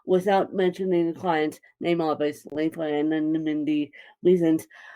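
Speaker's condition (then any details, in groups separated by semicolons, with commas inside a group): Cerebral palsy, mixed, moderate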